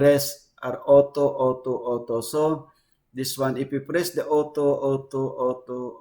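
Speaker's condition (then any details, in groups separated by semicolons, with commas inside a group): No condition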